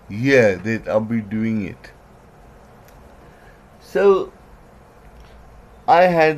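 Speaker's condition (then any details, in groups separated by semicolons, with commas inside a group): Cerebral palsy; learned speech special-needs school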